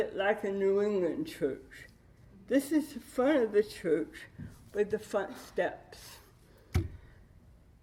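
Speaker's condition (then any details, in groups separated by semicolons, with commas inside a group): Cerebral palsy with dystonia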